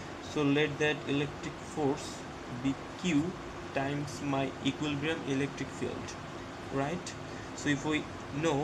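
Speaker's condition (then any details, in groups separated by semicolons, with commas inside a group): No condition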